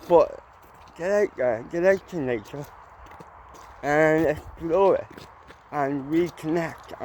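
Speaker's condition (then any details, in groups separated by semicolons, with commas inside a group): Cerebral palsy; mild, ataxic type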